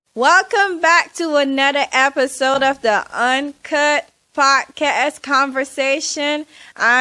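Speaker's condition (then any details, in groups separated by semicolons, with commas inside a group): No condition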